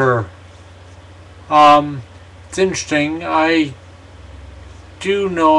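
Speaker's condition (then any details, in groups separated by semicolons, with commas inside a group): Multiple sclerosis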